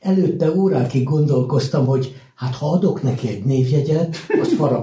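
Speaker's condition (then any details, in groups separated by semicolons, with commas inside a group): No condition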